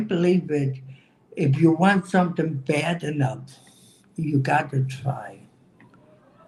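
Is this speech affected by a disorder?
Yes: cerebral palsy.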